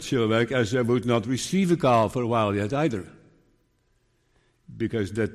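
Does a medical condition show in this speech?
Yes: Parkinson's disease; sometimes stutters and blurs words, still preaching.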